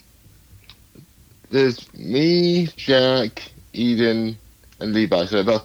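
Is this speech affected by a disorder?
Yes: cerebral palsy; cerebral palsy from birth, lifelong, affects speech and physical abilities; hard for others to understand at first.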